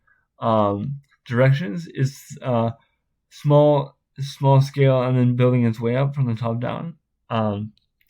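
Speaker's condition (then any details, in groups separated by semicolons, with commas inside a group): Spastic cerebral palsy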